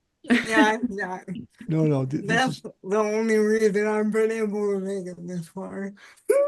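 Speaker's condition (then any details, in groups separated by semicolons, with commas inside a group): Cerebral palsy; voice harder to understand, voice assistants fail recognition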